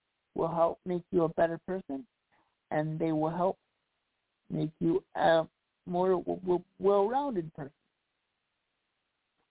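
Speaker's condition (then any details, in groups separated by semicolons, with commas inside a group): Cerebral palsy; walked with walker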